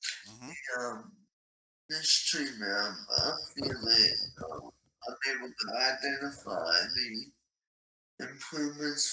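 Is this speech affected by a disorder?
Yes: ALS; very aggressive fast-progressing form.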